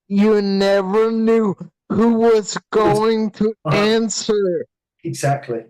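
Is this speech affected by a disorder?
Yes: hydrocephalus with shunt failure.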